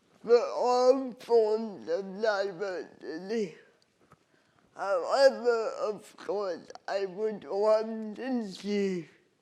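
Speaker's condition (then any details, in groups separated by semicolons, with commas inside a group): Cerebral palsy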